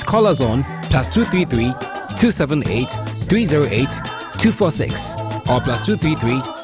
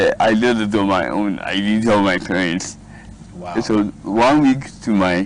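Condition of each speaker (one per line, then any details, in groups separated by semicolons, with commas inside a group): No condition
Cerebral palsy; diagnosed in adulthood; past speech therapy, speech now quite clear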